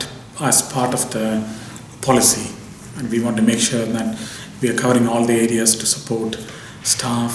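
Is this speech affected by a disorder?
No.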